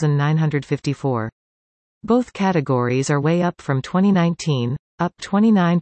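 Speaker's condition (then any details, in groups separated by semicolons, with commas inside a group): No condition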